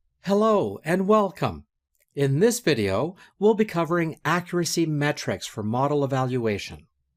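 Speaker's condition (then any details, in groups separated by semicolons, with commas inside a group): No condition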